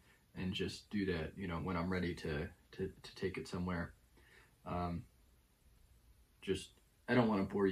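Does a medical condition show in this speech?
No.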